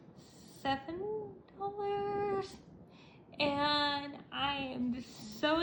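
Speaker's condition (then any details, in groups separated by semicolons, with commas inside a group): Cerebral palsy, spastic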